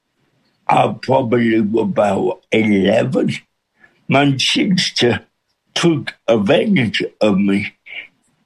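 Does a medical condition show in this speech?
Yes: cerebral palsy with speech impediment; speech impediment since birth, John Hayes feared nobody could understand, audience followed within minutes.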